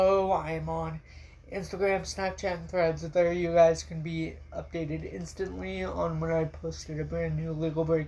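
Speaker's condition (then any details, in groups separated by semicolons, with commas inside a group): Cerebral palsy; from birth, walks with walker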